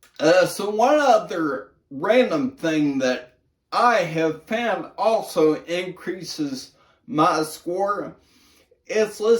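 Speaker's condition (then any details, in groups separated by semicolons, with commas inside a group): Brain injury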